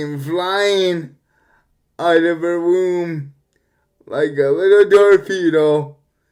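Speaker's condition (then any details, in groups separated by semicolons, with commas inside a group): Cerebral palsy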